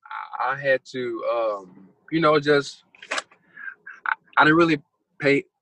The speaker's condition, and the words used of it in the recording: Stuttering. I grew up having a stuttering problem, as you can hear.